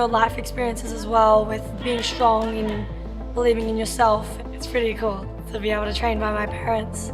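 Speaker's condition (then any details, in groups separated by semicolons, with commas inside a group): No condition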